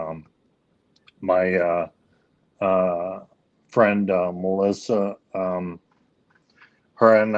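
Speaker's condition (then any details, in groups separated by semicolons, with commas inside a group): ALS; leg onset, later arm weakness; speech issues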